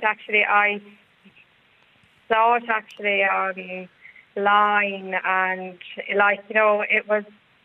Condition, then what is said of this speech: Stuttering. Hairdresser or for a takeaway, and I would often be stuttering on the phone and the phone line would just go dead.